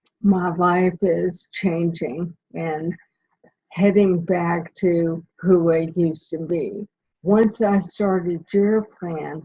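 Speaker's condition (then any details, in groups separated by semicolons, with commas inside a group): Primary lateral sclerosis; slow-progressing ALS form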